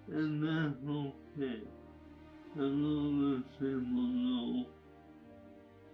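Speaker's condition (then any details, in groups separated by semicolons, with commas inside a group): ALS; progressive, losing hand use; losing speech, harder to understand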